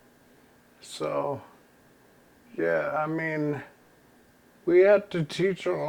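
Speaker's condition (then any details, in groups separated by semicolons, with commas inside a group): ALS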